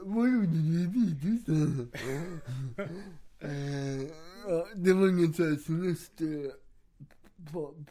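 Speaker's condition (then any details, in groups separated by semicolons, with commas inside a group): Cerebral palsy; once walked ten kilometres in one day without wheelchair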